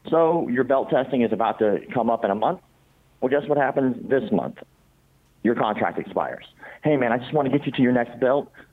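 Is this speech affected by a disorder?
Yes: cleft palate; congenital.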